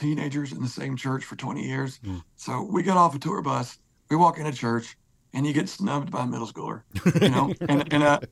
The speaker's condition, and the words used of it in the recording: Spasmodic dysphonia. So it just kind of grabs when I talk.